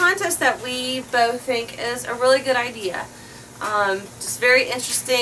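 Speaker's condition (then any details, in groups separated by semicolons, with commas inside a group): No condition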